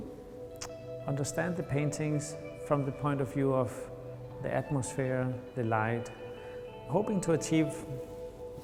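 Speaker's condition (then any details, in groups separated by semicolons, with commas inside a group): No condition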